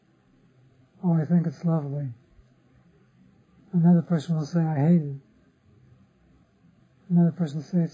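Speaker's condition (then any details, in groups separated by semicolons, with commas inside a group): Parkinson's disease; others offer remedies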